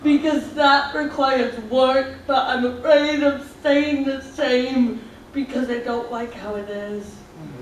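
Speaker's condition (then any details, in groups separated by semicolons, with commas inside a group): Cerebral palsy; brain damage around birth, affects walking and speech, wears braces; body movement difficult; speech slightly off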